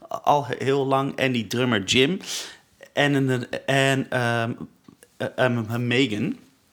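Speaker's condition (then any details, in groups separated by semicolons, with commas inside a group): Stuttering; ongoing, delayed starting podcast; interviewed on own podcast by girlfriend, stuttering still present; frequent whole-word repetitions, many fillers like eh and ehm; repeated sounds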